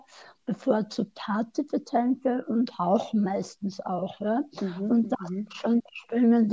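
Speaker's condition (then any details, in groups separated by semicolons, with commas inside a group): Tongue cancer surgery; onset nine years ago, considered cured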